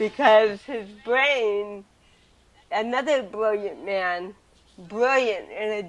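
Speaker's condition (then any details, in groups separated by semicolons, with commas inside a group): Cerebral palsy; present from birth, cervical spinal cord surgery C1-C7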